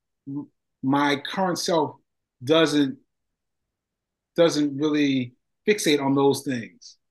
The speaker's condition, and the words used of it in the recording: Aphasia. Um, see, this is this is one of the things where aphasia gets in